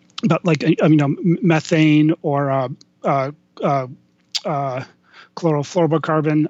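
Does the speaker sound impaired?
Yes: stuttering; lifelong stutter; may freeze up mid-speech, then gets back on a roll; here blocks.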